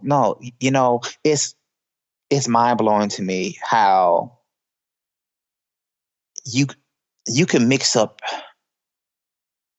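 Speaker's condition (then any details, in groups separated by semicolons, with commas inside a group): Stuttering; massive stuttering since childhood, severe while growing up, still severe about 15 years ago; sometimes meditates for overwhelming speaking anxiety; words not coming out when trying to speak, anxiety blocking speech, loss of confidence; repeated words, blocks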